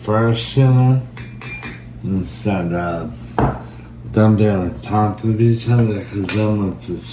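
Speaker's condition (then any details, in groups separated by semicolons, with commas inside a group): Brain injury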